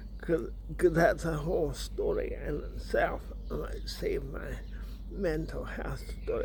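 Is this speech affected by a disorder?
Yes: cerebral palsy.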